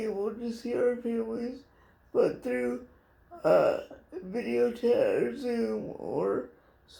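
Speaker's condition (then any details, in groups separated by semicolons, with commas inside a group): Cerebral palsy; from birth, all body parts, dystonia in hands; speech somewhat affected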